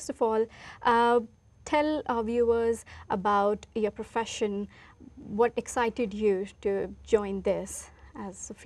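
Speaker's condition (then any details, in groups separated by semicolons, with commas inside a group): No condition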